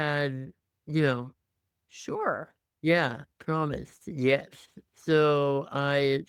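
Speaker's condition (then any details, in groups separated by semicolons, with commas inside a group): Muscular dystrophy; tracheostomy for breathing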